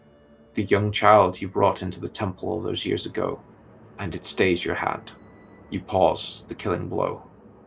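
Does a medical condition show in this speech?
No.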